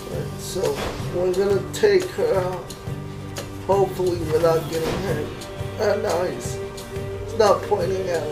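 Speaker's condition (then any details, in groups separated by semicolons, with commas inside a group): Cerebral palsy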